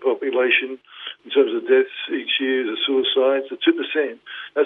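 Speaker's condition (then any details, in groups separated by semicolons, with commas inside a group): Parkinson's; diagnosed 2019, led to retirement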